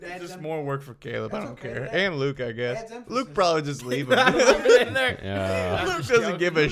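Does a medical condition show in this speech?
No.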